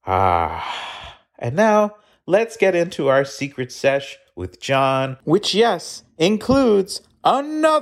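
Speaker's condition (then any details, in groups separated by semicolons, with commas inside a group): No condition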